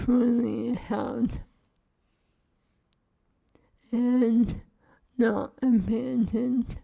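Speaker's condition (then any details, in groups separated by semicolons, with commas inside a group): ALS; cannot eat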